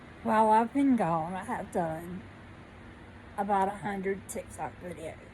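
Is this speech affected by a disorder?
Yes: cerebral palsy.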